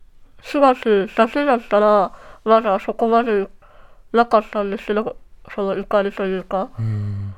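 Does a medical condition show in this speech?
Yes: Treacher Collins syndrome, cleft palate; congenital, underdeveloped cheekbones, jaw and facial bones, incompletely formed ears; may be hard to understand due to cleft palate.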